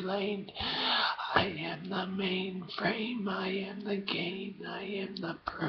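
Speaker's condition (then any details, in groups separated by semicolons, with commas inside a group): Brain injury; bicycle accident head injury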